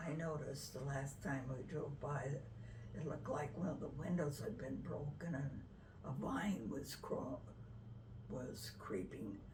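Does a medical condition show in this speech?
Yes: Parkinson's.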